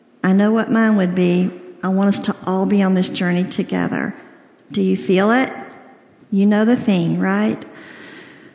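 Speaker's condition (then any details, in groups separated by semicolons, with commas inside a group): Cleft lip and palate, severe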